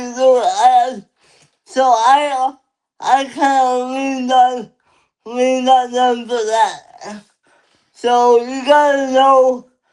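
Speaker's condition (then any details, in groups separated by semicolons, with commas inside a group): Cerebral palsy; lifelong; limited energy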